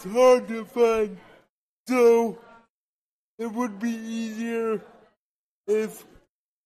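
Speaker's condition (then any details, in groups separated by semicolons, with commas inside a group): Cerebral palsy; uses powered wheelchair, uses cannabis to treat cerebral palsy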